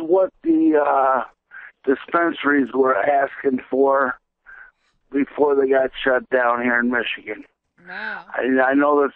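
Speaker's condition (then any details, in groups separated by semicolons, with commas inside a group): Cerebral palsy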